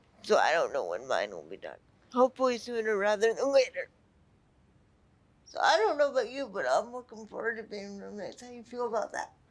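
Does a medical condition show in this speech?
Yes: spastic quadriplegic cerebral palsy.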